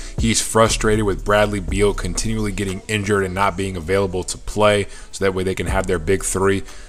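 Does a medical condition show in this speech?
No.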